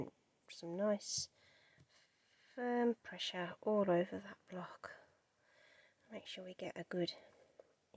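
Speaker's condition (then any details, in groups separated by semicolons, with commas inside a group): No condition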